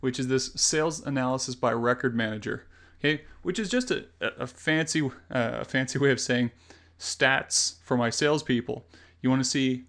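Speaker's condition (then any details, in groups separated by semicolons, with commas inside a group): No condition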